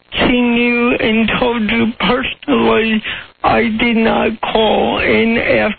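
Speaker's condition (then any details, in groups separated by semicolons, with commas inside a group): Cerebral palsy; speech impediment noted by audience member, voice sounds typical of cerebral palsy to hosts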